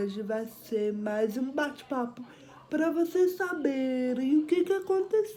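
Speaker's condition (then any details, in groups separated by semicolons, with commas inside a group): Cerebral palsy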